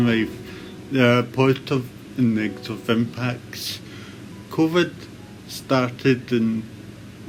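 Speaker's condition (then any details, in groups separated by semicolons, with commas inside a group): Cerebral palsy; complex operation for condition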